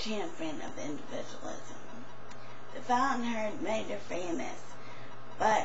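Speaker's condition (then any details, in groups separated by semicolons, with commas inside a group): Traumatic brain injury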